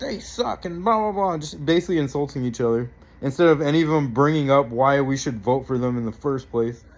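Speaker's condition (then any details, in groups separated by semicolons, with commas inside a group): No condition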